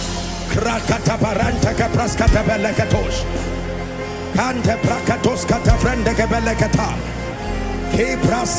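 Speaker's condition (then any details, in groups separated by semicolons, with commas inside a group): No condition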